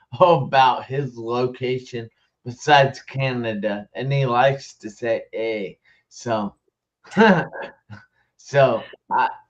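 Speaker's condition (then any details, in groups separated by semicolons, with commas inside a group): Traumatic brain injury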